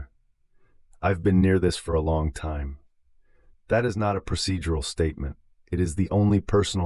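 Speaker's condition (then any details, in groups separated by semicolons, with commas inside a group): No condition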